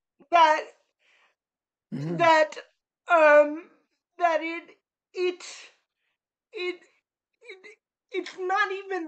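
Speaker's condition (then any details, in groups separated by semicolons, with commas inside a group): Cerebral palsy; spastic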